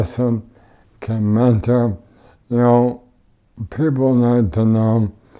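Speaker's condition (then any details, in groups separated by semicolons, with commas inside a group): ALS; tracheotomy, wheelchair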